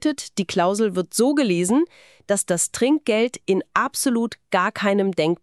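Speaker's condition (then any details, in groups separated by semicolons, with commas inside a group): No condition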